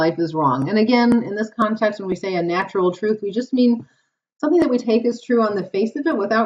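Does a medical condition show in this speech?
No.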